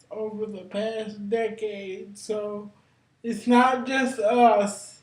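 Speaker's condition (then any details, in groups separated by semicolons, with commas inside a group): Cerebral palsy; brain injury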